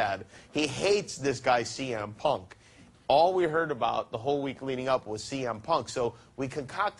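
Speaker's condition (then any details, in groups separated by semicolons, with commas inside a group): No condition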